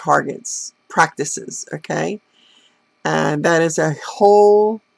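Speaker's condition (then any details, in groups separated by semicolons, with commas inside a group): No condition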